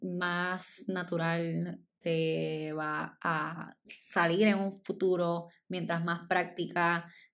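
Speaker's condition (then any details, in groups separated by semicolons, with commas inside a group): Stuttering; stuttering since childhood, disliked childhood speech therapy, help from psychologist and speech therapist; resumed speech therapy last year then stopped, plans to return; freezes under pressure, worse in Spanish, rarely in English, worse in public speaking, storytelling, conversation; prolonged sounds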